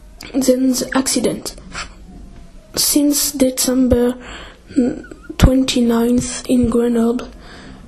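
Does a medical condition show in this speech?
No.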